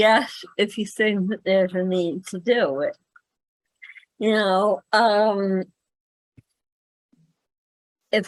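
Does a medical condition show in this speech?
Yes: cerebral palsy; speaks better than types.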